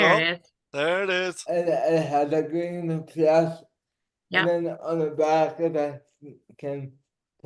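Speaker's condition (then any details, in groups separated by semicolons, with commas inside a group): Cerebral palsy; diagnosed after cardiac arrest; slurred speech mistaken for drunkenness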